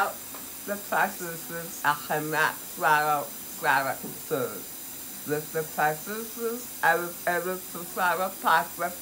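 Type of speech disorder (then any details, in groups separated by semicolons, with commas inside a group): Speech after total glossectomy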